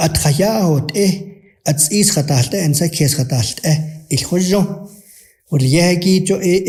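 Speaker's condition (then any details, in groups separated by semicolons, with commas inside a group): No condition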